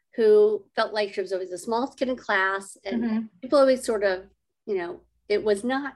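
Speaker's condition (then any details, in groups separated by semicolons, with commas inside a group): Cleft lip and palate; adult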